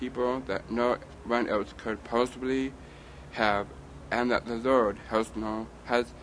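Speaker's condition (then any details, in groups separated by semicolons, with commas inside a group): Down syndrome; young adult man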